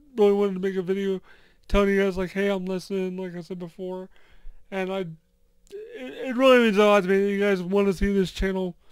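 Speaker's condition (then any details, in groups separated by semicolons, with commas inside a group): Cerebral palsy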